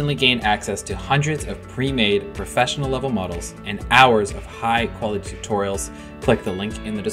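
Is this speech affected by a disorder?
No.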